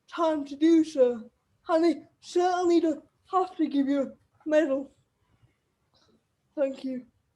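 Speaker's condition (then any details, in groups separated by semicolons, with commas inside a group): Cerebral palsy; wheelchair user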